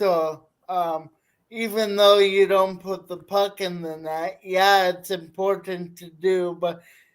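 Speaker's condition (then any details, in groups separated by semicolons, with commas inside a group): Cerebral palsy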